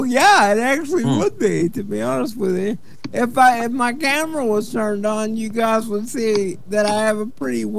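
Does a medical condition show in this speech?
Yes: cerebral palsy; wheelchair user.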